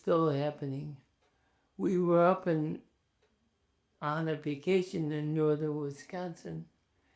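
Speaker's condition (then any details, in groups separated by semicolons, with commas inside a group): ALS; speech challenging, short of breath speaking, lacks inflection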